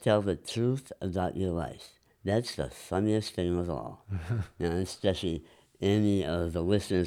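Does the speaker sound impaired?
Yes: enlarged tongue from vascular growth; vascular malformation of face and mouth, lower lip and lower mouth removed, tongue and throat surgeries, heavy radiation; malformation growing over years, 2 or 3 laser treatments to tongue and face, regrowth after months; harder swallowing, speech affected.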